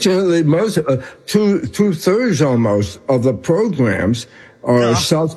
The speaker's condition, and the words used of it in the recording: Tongue cancer surgery. We know that you had been diagnosed with tongue cancer, but did you have any strange, you know, that's where the slur is coming in.